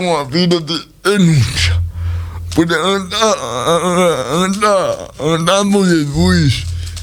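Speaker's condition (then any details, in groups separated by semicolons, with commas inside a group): Cerebral palsy; speech not normal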